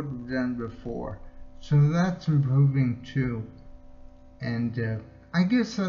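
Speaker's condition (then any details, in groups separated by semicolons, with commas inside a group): Multiple sclerosis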